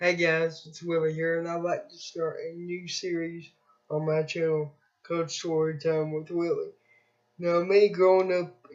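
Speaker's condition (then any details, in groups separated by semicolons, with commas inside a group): Cerebral palsy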